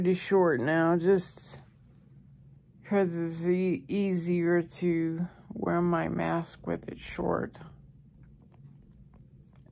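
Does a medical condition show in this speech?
Yes: ALS; receiving hospice care.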